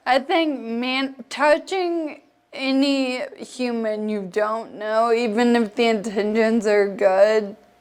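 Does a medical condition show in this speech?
Yes: Friedreich's ataxia; progressive.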